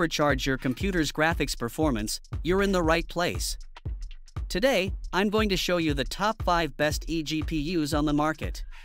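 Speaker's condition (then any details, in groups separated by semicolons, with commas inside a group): No condition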